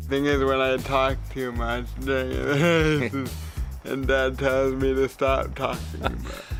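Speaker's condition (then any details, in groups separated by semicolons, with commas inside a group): Cerebral palsy; must think about breathing while walking, speaks independently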